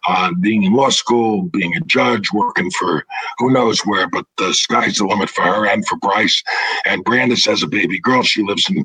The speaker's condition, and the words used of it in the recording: Throat cancer. But I talked without a voice.